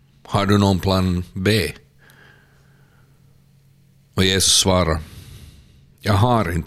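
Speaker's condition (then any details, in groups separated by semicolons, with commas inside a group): No condition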